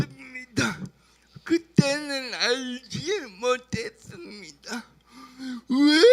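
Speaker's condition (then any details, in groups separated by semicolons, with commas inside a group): Brain lesion disability grade 1, severe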